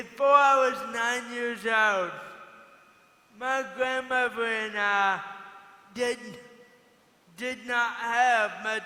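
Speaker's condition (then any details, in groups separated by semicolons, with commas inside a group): Cerebral palsy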